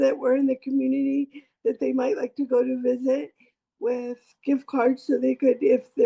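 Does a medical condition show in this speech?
Yes: cerebral palsy; lifelong, childhood surgeries; uses wheelchair.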